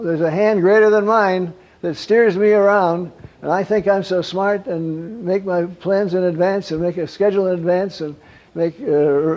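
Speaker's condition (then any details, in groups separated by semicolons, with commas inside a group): Parkinson's; wakes at night, gets up around 3 am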